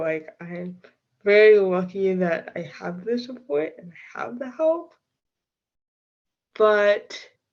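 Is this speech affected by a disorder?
Yes: cerebral palsy.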